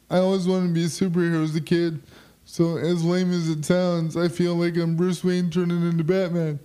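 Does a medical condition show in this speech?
Yes: quad spastic cerebral palsy, spastic quadriplegic.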